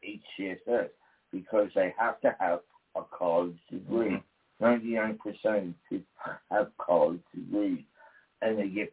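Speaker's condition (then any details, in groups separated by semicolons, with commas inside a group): Damaged vocal cord; traumatic brain injury from house fire, uncontrollable hand movement, writing problems; speech impairment noted by host, may talk too fast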